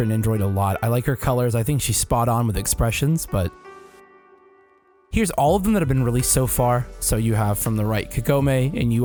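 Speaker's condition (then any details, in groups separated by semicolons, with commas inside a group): No condition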